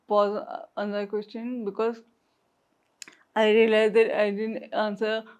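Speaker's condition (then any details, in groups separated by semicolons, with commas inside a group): Traumatic brain injury; home speech exercises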